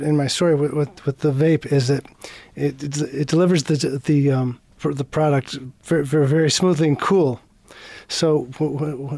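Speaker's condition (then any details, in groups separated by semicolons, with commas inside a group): Parkinson's disease; Parkinson's disease diagnosed 17 years ago, progressive, affects walking, talking, swallowing and drinking; medication slowed progression to tolerable, trying medical cannabis, high-CBD low-THC pen helped sleep; must think before talking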